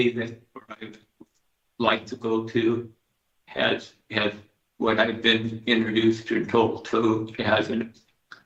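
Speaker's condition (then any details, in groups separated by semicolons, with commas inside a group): Parkinson's disease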